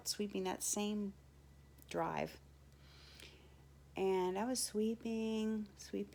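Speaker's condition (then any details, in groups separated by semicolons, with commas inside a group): No condition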